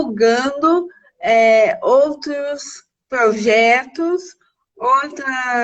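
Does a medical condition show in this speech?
Yes: cerebral palsy; from birth, premature.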